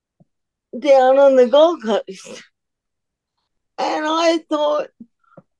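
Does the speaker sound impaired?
Yes: cerebral palsy; uses wheelchair.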